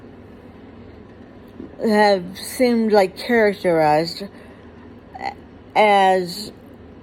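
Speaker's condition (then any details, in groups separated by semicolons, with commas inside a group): Huntington's disease; inherited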